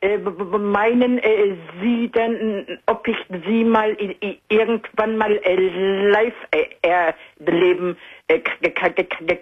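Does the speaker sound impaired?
Yes: stuttering; stuttering noticed at age 10, lifelong, several therapies incl. breathing therapy from Holland, only partial improvement; age 61, still stutters, audible on call; not fluent, at worst only one word out in half a day; here repeated sounds, blocks.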